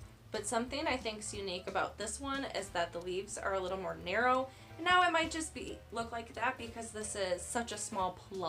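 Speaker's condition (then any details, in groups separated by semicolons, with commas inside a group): No condition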